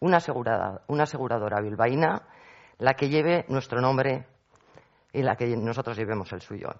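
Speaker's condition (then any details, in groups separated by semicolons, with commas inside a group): No condition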